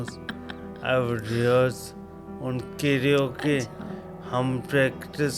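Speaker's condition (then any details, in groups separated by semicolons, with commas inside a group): Coma after road accident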